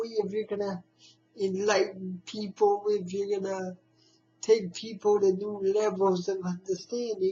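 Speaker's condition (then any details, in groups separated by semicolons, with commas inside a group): Spastic cerebral palsy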